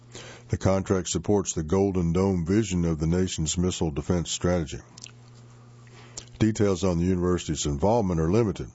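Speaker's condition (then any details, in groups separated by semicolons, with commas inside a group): No condition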